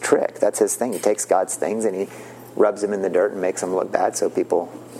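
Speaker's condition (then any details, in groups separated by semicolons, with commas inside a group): No condition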